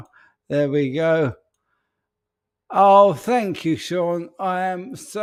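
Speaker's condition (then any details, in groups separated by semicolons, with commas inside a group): ALS; speech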